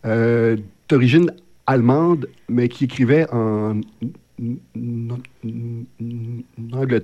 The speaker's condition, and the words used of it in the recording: Stuttering. Je vois pas pourquoi on fait des émissions de radio quand on est bègue.